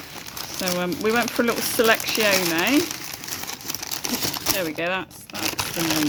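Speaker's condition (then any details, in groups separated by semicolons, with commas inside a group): No condition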